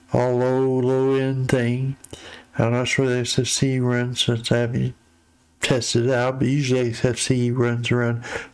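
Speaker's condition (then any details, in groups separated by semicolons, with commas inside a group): Parkinson's disease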